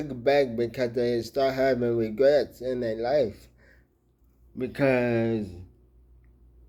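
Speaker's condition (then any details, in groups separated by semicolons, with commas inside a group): Traumatic brain injury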